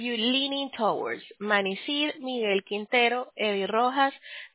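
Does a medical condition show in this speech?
No.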